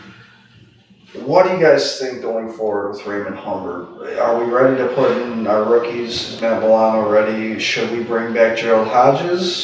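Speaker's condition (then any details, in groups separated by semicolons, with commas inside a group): No condition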